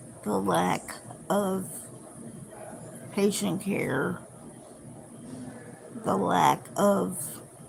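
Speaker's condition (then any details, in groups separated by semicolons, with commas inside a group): Cerebral palsy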